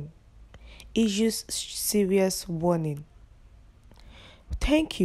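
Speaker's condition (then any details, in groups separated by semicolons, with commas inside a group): No condition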